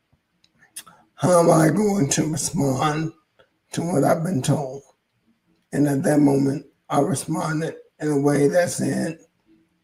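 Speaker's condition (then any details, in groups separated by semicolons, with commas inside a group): ALS; about ten years since diagnosis, wears braces; hoarse voice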